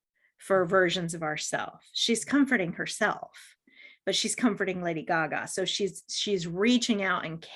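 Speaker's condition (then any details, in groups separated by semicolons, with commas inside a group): No condition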